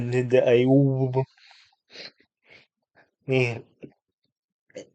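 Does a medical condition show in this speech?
Yes: cerebral palsy; unable to walk.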